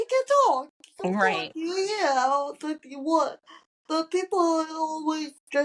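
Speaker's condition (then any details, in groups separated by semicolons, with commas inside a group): Cerebral palsy; from birth, wheelchair user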